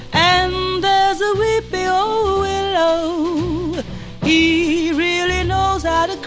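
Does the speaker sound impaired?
No.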